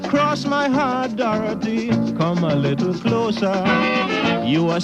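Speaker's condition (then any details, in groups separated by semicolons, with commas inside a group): No condition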